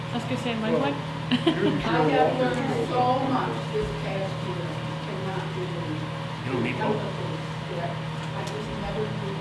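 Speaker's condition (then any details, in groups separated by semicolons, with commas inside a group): No condition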